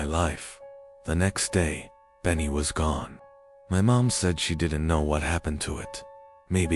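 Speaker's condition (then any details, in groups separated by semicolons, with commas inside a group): No condition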